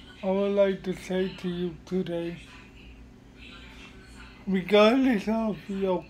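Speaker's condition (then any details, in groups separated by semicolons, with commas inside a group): Cerebral palsy; speech hard to understand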